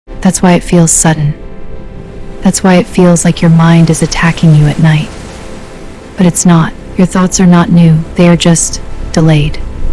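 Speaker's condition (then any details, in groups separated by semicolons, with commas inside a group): No condition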